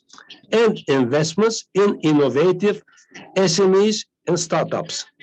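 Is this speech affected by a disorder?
No.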